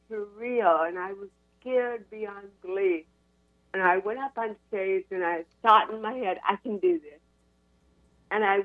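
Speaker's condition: Cerebral palsy; from infancy

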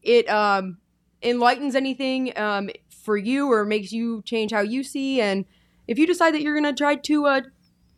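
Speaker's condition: No condition

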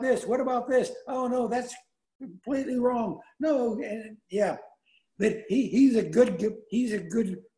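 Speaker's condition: Aphasia after stroke; aphasia caused by stroke; can no longer speak Bulgarian, previously spoken fluently

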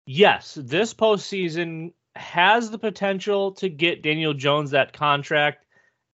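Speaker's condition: No condition

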